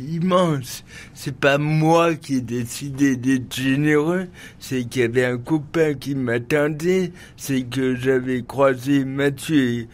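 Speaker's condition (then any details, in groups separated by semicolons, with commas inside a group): Cerebral palsy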